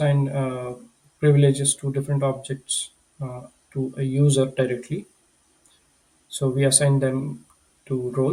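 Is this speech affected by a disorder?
No.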